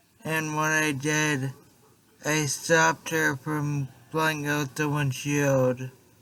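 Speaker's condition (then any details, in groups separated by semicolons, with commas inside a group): Traumatic brain injury; car accident; was in coma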